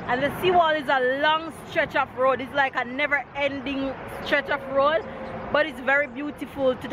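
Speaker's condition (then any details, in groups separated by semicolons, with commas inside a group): No condition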